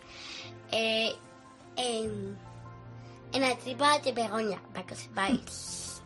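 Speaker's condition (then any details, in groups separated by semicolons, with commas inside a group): Down syndrome; trisomy 21, extra chromosome in pair 21, genetic alteration, age 11; 11 years old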